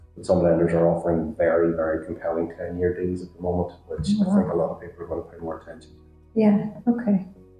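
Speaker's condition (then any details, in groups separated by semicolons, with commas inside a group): No condition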